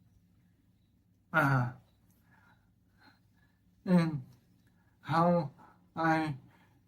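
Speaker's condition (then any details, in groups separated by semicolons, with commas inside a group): ALS; throat muscles affected; voice-change onset, diagnosed a year later, eye-tracking communication, progressing; weak labored slurred voice, breathless in long talks, swallowing at risk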